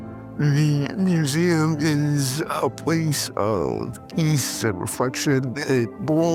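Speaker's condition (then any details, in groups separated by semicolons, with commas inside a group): Cerebral palsy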